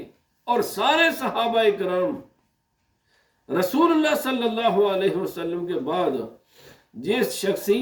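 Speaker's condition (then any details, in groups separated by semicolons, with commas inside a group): No condition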